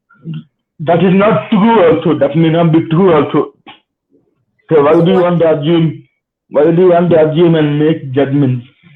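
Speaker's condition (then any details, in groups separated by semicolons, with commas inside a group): Cerebral palsy; spastic type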